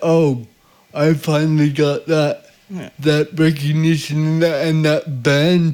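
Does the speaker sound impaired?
Yes: cerebral palsy; walks with pelvis leaning and upper body leaning slightly back.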